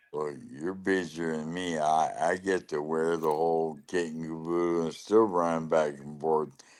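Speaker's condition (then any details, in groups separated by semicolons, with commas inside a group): Lou Gehrig's disease (ALS)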